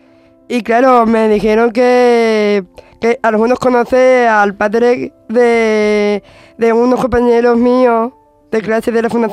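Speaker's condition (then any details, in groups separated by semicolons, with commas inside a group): Down syndrome; intellectual disability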